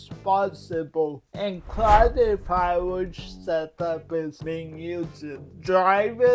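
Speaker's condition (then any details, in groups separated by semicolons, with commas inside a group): Cerebral palsy; lack of oxygen at birth, fine motor impairment, cannot handwrite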